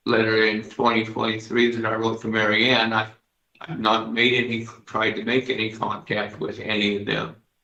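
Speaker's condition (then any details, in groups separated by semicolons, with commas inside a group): Parkinson's disease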